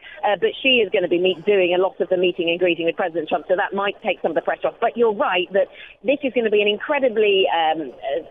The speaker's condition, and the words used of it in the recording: None; typical speech.